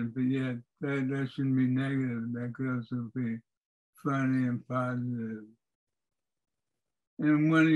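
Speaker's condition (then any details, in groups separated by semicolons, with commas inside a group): Parkinson's disease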